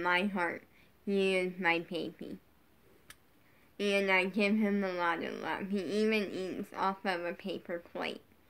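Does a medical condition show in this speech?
Yes: brain injury.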